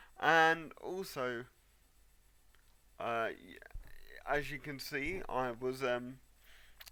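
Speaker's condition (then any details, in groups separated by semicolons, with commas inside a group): Cerebral palsy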